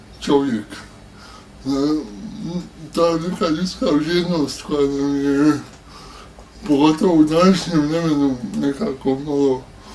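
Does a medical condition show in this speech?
Yes: cerebral palsy; hands unusable since childhood, uses left foot.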